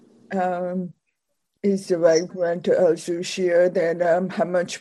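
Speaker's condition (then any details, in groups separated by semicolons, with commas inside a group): Deafness; uses sign language, sign language interpreter or captioning for communication access; speaks for self, also uses sign language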